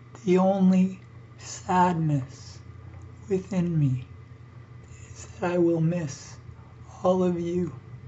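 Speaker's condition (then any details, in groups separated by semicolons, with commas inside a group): ALS; neurodegenerative, physical function lost; several years since diagnosis, end stage; breathing increasingly difficult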